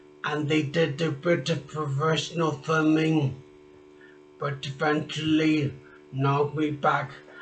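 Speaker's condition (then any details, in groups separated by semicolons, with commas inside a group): Traumatic brain injury; speech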